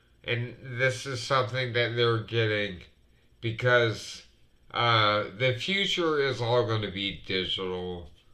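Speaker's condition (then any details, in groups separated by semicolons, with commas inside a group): Multiple sclerosis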